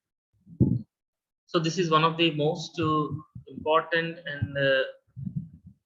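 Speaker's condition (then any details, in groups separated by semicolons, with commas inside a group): No condition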